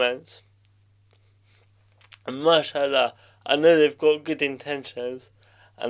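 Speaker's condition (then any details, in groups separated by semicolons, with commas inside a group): Cerebral palsy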